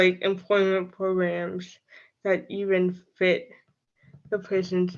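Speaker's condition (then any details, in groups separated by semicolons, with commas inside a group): Cerebral palsy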